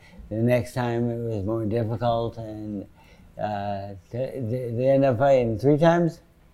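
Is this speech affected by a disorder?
Yes: Parkinson's disease; sometimes.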